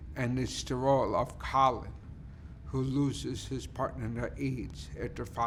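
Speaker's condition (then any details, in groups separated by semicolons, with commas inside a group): Cerebral palsy; speech primarily affected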